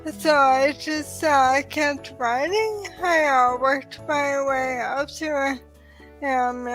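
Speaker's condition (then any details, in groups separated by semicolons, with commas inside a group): ALS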